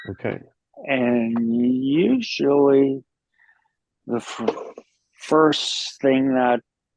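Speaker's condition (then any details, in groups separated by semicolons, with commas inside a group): Parkinson's disease; DBS off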